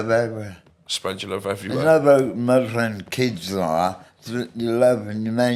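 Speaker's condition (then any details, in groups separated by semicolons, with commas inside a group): Medication-induced speech impediment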